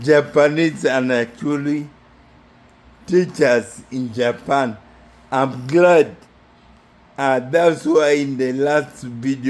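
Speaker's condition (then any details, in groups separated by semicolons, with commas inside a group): Neurological disease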